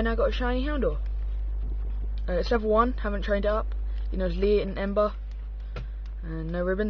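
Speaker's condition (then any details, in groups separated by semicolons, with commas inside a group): No condition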